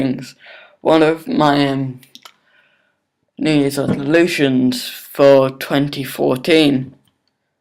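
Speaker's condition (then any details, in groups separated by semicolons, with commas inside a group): Cerebral palsy; not fully independent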